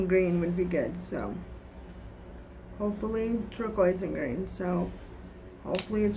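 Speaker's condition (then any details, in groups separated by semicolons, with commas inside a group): Cerebral palsy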